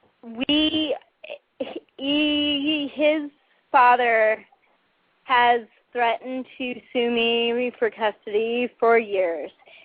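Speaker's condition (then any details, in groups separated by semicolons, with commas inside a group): Cerebral palsy; stutters from speech muscle spasms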